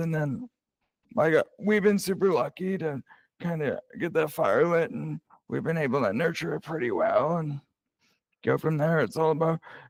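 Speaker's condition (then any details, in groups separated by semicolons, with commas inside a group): Cerebral palsy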